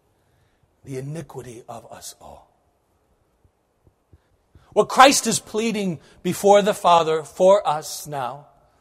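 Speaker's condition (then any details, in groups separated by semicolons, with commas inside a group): No condition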